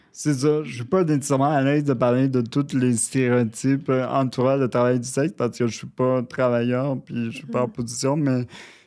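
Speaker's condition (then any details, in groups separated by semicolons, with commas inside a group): Cerebral palsy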